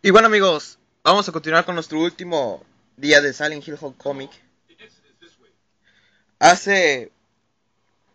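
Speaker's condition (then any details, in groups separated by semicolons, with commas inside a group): No condition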